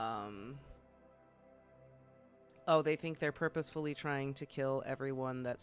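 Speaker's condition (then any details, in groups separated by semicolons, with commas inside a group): No condition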